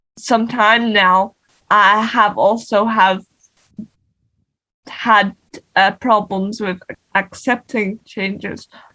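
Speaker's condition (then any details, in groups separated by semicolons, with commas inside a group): Cerebral palsy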